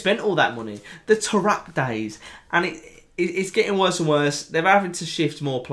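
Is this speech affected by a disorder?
No.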